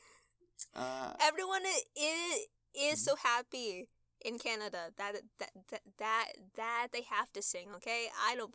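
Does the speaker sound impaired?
Yes: stuttering; stutter since earliest memory, once nearly every word stuttered, improved with online talking, voice acting; stutter fits over past couple of days, less stuttering than before; occasional fits of heavy stuttering, less phone shy, breathes properly, stopped talking after childhood teasing; here repeated sounds, repeated words.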